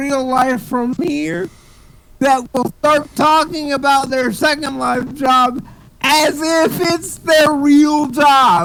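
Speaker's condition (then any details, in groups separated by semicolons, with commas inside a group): Cerebral palsy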